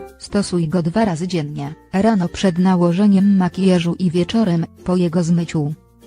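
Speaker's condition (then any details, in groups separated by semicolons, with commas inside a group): No condition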